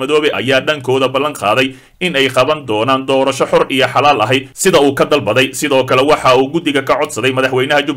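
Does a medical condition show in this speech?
No.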